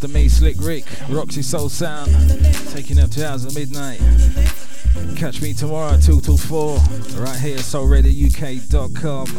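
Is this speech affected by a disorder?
No.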